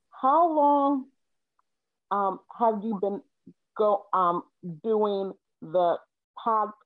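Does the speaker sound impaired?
Yes: aphasia after stroke; aphasia from stroke nine days after daughter's birth, right-side weakness, walks assisted with cane; about 14 months since stroke, aphasia and right side improving; in january could not imagine speaking, now speaking and improving.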